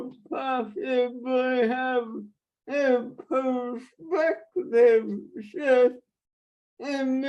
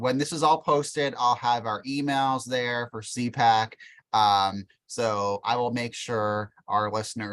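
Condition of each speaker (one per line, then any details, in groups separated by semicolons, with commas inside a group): Traumatic brain injury; acquired, caused by accident
No condition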